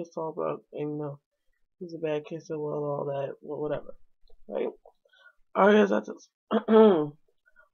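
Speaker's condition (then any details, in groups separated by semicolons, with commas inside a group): No condition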